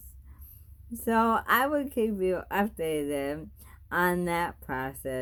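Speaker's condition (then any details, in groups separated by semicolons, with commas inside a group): Bulbar onset ALS; bulbar onset, tongue atrophy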